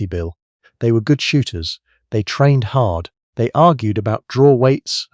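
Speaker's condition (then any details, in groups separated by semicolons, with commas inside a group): No condition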